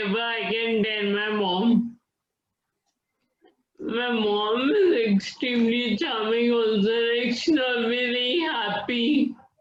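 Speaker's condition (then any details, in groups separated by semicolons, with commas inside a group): Friedreich's ataxia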